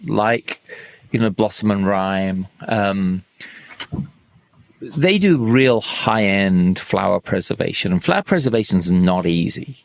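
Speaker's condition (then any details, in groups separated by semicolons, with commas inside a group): No condition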